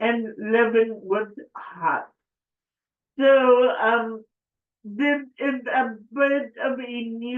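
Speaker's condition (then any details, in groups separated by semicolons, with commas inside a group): Cerebral palsy; affects speech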